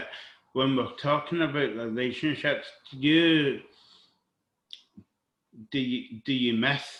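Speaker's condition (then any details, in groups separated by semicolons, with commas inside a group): Cerebral palsy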